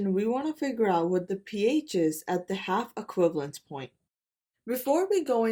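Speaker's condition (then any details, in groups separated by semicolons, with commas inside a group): No condition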